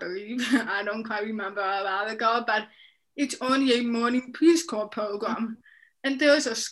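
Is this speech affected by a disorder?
Yes: deafness, profound, severe; speech therapy for speaking and listening in deaf and hard of hearing program.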